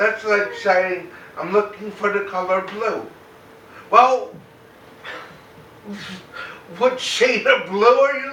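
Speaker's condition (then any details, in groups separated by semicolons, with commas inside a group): Cerebral palsy, mild; mainly affects speech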